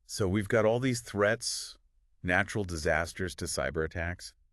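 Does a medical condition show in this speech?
No.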